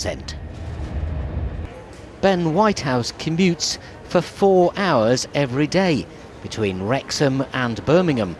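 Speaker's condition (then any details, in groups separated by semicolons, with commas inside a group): No condition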